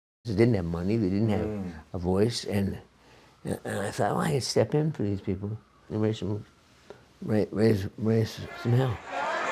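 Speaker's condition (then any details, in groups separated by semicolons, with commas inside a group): Parkinson's disease; diagnosed at 29, over three decades since diagnosis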